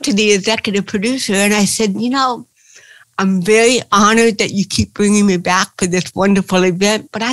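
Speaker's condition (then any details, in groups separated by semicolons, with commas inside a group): Cerebral palsy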